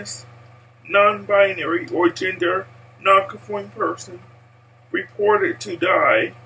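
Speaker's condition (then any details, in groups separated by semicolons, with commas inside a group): Cerebral palsy; speech impaired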